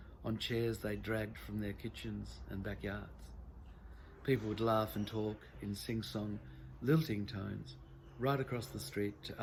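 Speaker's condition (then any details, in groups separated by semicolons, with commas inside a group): No condition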